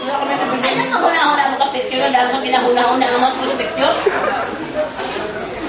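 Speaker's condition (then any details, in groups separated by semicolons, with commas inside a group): No condition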